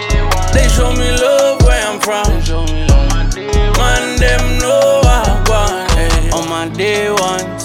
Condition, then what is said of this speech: None; typical speech.